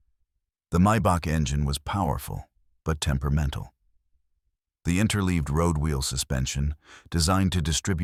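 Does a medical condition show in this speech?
No.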